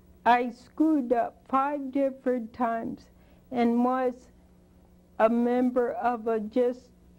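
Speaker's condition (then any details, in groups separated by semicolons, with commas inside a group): Spinocerebellar degeneration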